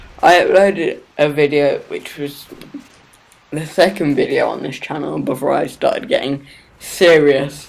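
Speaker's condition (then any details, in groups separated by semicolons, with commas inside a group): Cerebral palsy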